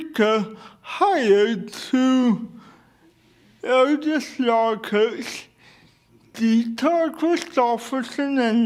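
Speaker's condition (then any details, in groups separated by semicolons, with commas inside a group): Cerebral palsy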